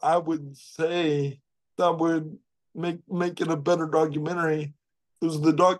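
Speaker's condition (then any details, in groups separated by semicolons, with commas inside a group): Cerebral palsy; able to speak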